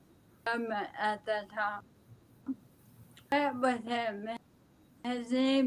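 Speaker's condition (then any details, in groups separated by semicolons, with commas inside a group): ALS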